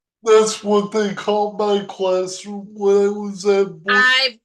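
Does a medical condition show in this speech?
Yes: cerebral palsy; speech impairment.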